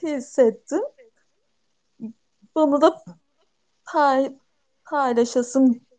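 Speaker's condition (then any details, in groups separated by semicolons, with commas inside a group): Stuttering; partly desensitized to it; stutters normally, much more at work and when anxious, very little when alone and relaxed; repeated sounds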